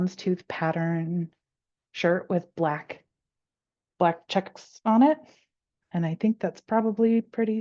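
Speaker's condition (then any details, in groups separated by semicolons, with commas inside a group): No condition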